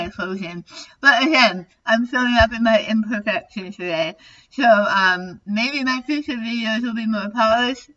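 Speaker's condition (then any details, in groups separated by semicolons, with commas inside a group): Tongue cancer surgery; over half of tongue removed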